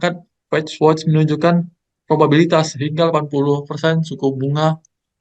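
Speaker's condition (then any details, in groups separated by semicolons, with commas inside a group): No condition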